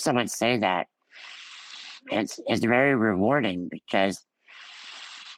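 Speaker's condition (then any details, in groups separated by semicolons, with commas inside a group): Ullrich congenital muscular dystrophy; Ullrich found at 25 by DNA test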